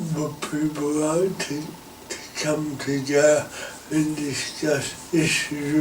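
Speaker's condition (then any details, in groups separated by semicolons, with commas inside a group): Cerebral palsy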